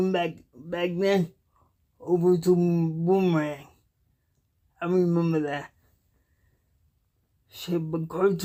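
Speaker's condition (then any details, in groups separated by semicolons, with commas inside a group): Cerebral palsy; cannot walk, uses wheelchair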